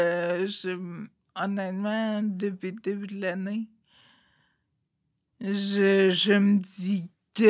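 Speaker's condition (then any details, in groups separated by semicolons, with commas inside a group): Friedreich's ataxia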